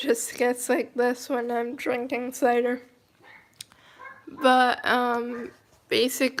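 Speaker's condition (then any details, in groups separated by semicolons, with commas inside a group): Cerebral palsy, mild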